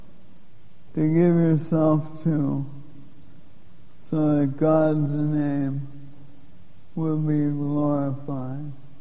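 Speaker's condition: Lou Gehrig's disease; given 3 to 5 years to live

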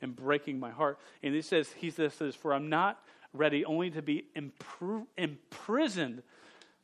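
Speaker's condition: Stutter; stutter since age 5, persisted through teenage years, no successful fix; not fully fluent, stuttered on own name as teenager; repeated sounds

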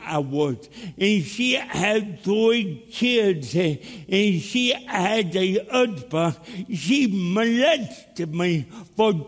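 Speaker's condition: Cerebral palsy; speech impediment

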